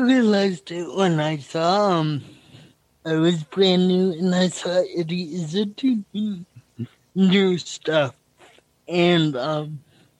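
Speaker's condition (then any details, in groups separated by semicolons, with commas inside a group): Cerebral palsy; feels picking up host's stammer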